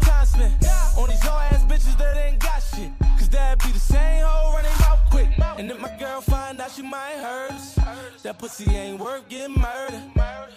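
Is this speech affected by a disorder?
No.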